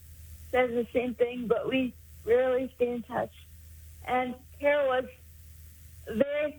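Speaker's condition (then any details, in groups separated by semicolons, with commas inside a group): Cerebral palsy; 56 years since onset, uses power wheelchair, needs assistance with most daily activities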